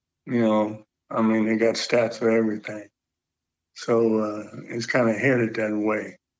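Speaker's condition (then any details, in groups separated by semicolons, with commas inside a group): Parkinson's; age 70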